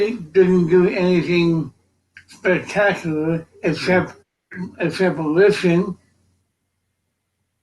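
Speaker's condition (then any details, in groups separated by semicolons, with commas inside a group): Cerebral palsy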